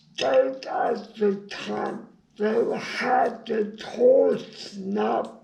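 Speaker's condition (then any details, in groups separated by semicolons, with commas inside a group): Brain injury; speaks poorly, pushes air past vocal cords with fingers, aspirates saliva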